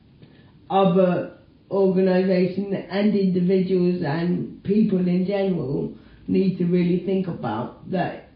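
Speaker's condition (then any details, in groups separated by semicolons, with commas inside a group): Cerebral palsy quadriplegia; full-time electric wheelchair user, writing and reading physically difficult, dyslexia, needs one-to-one admin support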